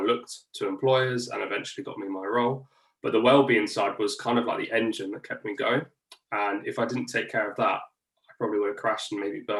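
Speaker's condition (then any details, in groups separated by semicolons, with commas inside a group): No condition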